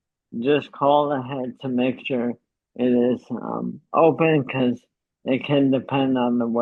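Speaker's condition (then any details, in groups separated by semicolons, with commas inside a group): ALS; uses pre-recorded voice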